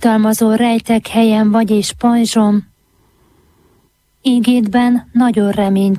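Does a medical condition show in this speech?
No.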